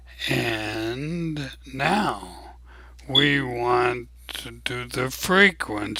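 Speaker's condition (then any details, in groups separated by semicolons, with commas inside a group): ALS; abnormally slow voice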